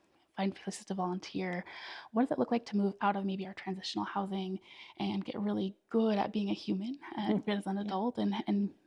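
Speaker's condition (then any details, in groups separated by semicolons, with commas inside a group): No condition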